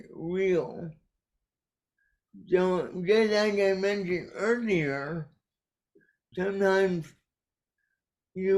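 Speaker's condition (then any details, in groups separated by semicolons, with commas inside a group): Cerebral palsy; caused by brainstem aneurysm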